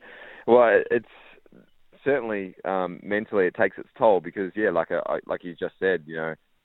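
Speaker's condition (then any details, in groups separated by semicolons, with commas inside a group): No condition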